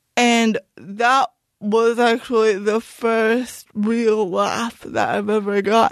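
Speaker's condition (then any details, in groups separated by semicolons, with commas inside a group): Cerebral palsy; speech noticeably affected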